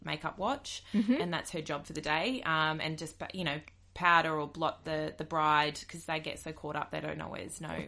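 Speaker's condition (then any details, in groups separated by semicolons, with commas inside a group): No condition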